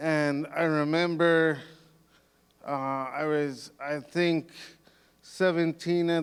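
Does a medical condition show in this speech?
Yes: cerebral palsy.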